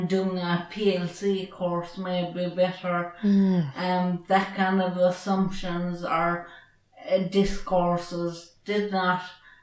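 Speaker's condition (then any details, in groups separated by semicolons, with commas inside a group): Traumatic brain injury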